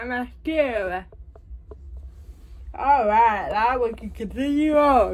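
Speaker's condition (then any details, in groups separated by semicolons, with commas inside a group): Cerebral palsy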